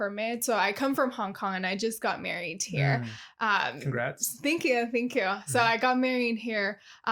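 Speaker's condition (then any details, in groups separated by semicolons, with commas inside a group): No condition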